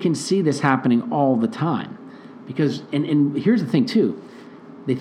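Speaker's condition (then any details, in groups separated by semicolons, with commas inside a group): No condition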